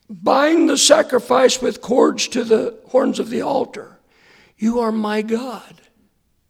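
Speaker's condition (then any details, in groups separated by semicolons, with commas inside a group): Hoarseness after vocal cord surgery; hoarse voice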